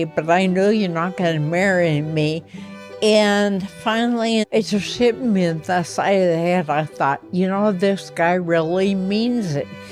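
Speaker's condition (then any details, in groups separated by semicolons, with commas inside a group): Ataxia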